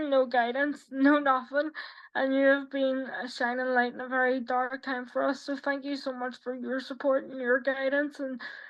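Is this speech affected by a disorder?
Yes: quadriplegic cerebral palsy.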